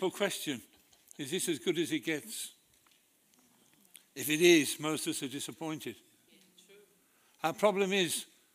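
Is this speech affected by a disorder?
Yes: Parkinson's disease; per doctors.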